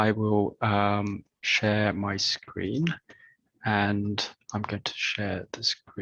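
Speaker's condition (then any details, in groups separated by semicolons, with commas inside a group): No condition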